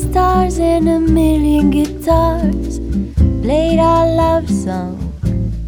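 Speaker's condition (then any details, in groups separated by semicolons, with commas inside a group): No condition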